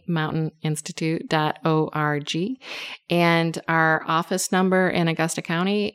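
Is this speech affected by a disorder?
No.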